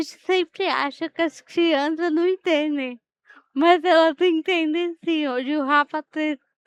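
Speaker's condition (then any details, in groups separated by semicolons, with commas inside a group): Cerebral palsy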